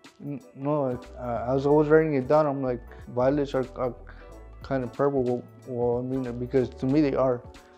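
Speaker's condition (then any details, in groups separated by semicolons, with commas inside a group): Cerebral palsy; cerebral palsy, premature birth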